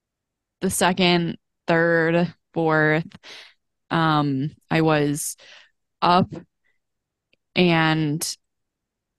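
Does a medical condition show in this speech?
Yes: aphasia; stroke at 14, cause unknown, craniotomy, both sides paralyzed, wheelchair, right foot drop, out-of-state intensive therapy; about 11 years since stroke, brace for foot drop, modified car; no speech or voice at first, relearned reading, writing, speaking, occasional word substitutions, word-finding trouble.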